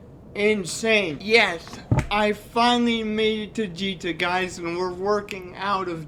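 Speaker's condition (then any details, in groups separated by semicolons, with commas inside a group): Cerebral palsy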